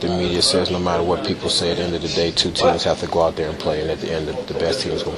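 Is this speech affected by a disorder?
No.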